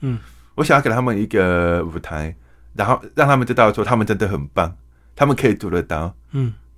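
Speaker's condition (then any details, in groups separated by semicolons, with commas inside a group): Hearing impairment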